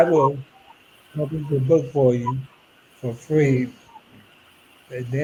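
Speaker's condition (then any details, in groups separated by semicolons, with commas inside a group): ALS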